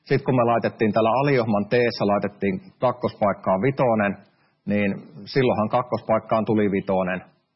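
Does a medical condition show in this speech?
No.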